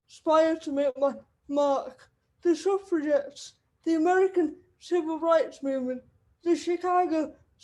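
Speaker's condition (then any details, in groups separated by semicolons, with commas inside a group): Cerebral palsy; wheelchair user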